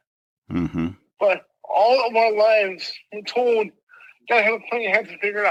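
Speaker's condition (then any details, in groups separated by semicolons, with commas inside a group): Mild cerebral palsy; affects left arm and leg, limp; mild, diagnosed at age 3; speech impediment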